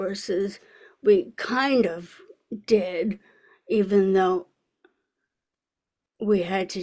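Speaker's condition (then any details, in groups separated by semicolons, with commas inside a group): ALS; diagnosed 2.5 years, onset 7 years, needs transfer help; speech audibly affected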